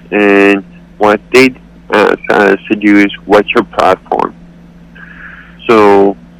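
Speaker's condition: Cerebral palsy; accepts own voice

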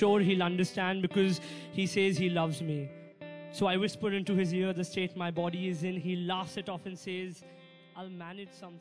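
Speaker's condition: No condition

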